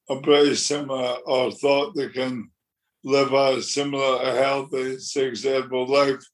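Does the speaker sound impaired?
Yes: motor neurone disease; progressive, notably worse than a couple of years ago.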